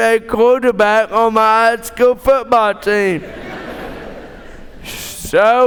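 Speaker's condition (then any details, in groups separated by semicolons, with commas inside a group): Cerebral palsy; born premature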